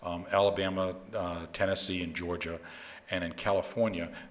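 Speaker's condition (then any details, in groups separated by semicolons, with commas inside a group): No condition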